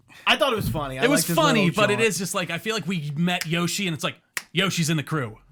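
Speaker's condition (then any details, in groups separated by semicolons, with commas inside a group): No condition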